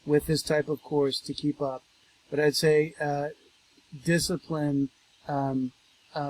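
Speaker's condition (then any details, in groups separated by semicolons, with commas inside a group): No condition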